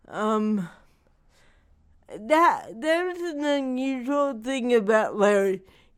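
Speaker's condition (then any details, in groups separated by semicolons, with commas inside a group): Cerebral palsy; not degenerative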